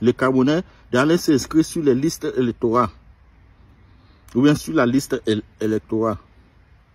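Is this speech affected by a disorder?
No.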